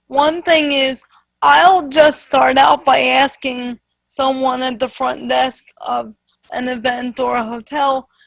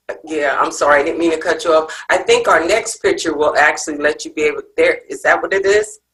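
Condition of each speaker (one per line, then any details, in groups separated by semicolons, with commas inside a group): Spastic quadriplegic cerebral palsy
No condition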